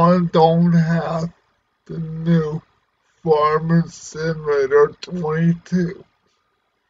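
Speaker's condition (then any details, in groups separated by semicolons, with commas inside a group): Cerebral palsy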